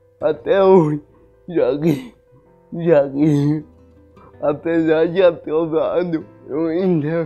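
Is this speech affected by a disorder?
Yes: cerebral palsy; some difficulty speaking.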